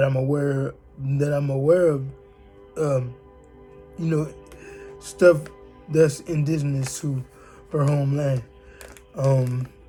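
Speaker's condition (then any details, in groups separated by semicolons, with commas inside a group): Cerebral palsy, spastic diplegia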